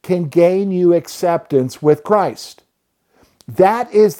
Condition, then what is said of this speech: No condition.